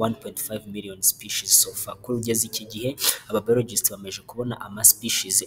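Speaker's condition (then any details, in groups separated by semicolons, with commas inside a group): No condition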